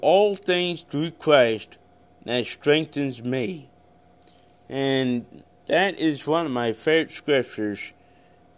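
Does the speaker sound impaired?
Yes: cerebral palsy; congenital cerebral palsy.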